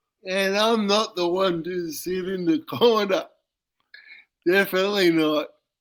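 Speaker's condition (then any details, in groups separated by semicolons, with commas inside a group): Cerebral palsy; uses wheelchair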